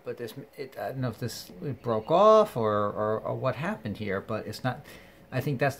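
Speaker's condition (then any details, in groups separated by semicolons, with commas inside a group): No condition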